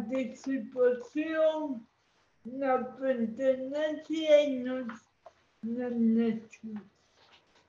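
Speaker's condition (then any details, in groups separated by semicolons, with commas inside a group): Cerebral palsy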